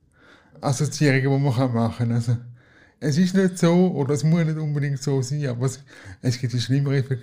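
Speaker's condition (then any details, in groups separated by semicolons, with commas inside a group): Cerebral palsy; wheelchair user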